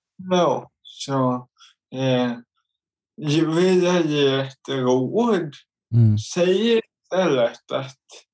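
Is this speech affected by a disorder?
Yes: cerebral palsy; motor skills and balance affected, intellect unaffected, involuntary jerks, visible disability.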